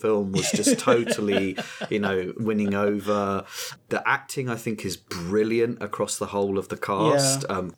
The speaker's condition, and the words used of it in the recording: None; typical speech.